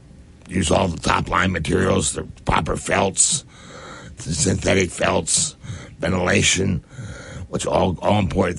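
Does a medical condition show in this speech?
Yes: head and neck cancer; stage 4, diagnosed about one year ago, local treatment throughout previous year; recent PET scan found no more cancer.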